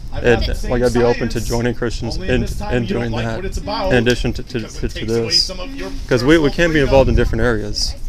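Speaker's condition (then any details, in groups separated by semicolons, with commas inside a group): No condition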